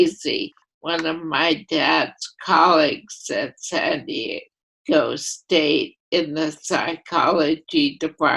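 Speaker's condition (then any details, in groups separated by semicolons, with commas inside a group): Primary lateral sclerosis; voice affected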